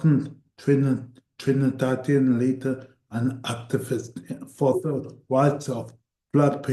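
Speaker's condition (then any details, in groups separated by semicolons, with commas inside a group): Cerebral palsy; voice tires at times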